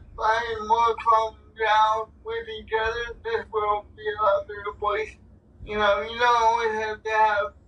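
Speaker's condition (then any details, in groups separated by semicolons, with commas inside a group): Cerebral palsy; physically challenged, paired with able-bodied athletes for races through Ambulance Angels of Oklahoma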